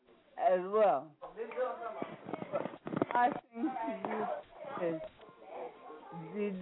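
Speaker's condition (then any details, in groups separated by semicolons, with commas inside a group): Speech impediment; voice affected by disability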